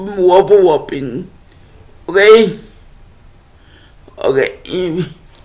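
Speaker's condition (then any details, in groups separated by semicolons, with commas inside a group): Cerebral palsy; speech affected by condition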